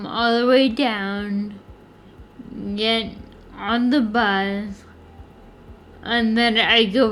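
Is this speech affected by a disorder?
Yes: Friedreich's ataxia.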